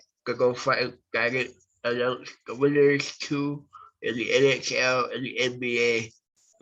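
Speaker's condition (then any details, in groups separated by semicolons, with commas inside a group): Cerebral palsy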